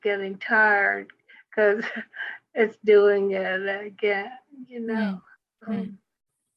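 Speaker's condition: Speech impediment; speech impediment after stroke

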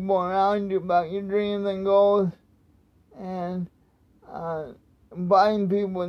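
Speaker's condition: Cerebral palsy; speech not affected by disability

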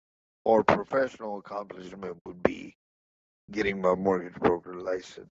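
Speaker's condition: Cerebral palsy; said to be able to speak

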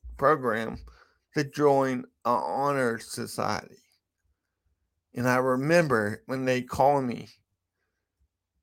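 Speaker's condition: Cerebral palsy; walks with a limp

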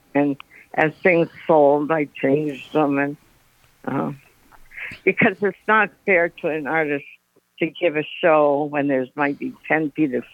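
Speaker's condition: Parkinson's; recent onset, uses elevator at home, staff provide daily care

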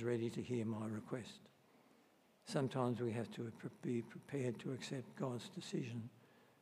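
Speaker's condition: Parkinson's disease; varying

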